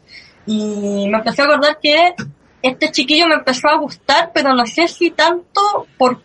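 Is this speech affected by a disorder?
Yes: cleft lip and palate; since early childhood.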